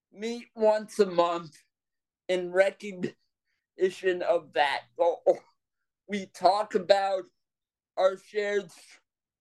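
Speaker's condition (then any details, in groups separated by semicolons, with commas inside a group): Cerebral palsy; breathing struggles some days affect speech, voice lags behind thoughts when excited or nervous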